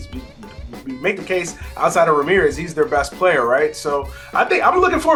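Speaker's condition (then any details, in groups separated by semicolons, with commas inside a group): No condition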